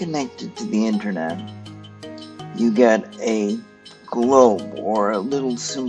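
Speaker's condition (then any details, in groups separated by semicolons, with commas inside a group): Cerebral palsy; stiff muscles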